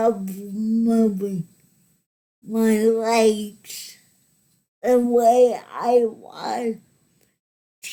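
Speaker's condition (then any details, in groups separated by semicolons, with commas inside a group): Cerebral palsy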